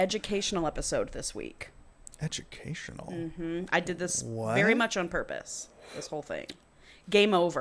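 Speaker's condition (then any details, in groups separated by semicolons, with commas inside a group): No condition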